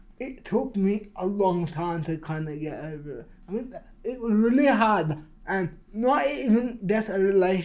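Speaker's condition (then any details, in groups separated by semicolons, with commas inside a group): Cerebral palsy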